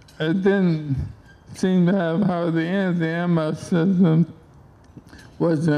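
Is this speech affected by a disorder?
Yes: ALS; onset left hand and arm.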